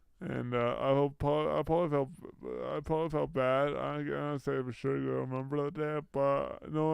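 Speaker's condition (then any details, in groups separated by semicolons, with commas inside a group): Brain injury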